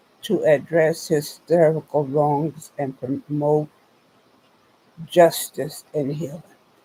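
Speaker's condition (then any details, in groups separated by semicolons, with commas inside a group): Spinal neurosarcoidosis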